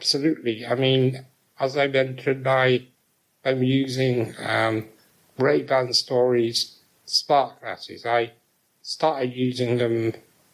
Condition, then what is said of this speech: Muscular dystrophy. Drop the word hey, which for people like me, where speech and breathing are compromised, dropping one word is actually quite significant.